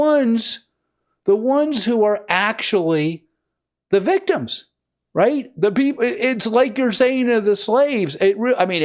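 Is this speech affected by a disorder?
No.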